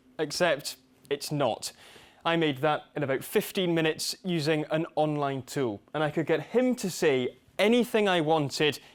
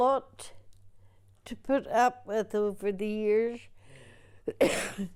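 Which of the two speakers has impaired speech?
The second: essential tremor; present since birth, uncontrollable shaking, deep brain stimulation; lifelong, DBS has helped.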